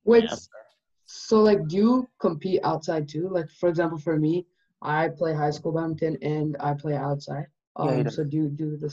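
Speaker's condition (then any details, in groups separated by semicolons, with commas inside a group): No condition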